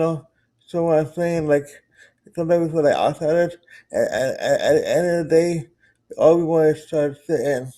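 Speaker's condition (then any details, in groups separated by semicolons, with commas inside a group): Cerebral palsy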